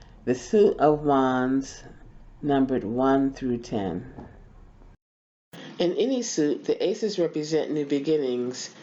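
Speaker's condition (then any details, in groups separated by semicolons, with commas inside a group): No condition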